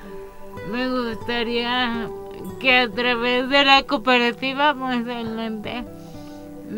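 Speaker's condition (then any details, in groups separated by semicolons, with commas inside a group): Cerebral palsy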